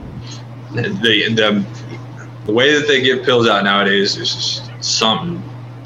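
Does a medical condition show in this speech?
Yes: stuttering; stutters during interview, host reassures him to take his time; stutters when starting to think about what to say; here repeated sounds.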